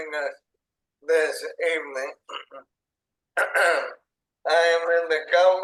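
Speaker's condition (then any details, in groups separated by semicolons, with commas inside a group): ALS; onset in hands and arms, tracheostomy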